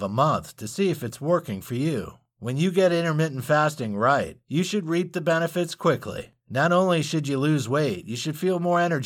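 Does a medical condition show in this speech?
No.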